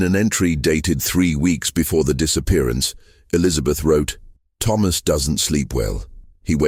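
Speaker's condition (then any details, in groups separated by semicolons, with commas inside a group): No condition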